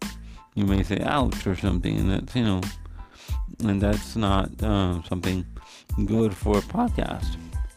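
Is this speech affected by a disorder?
Yes: cerebral palsy; secondary scoliosis, spinal curvature affecting more with age, orthopedic doctor care in teens.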